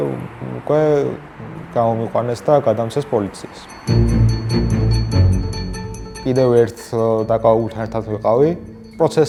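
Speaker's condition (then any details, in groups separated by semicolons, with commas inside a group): No condition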